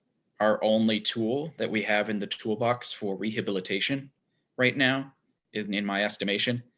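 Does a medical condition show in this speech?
No.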